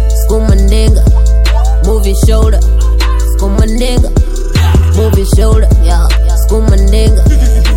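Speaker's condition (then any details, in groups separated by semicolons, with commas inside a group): No condition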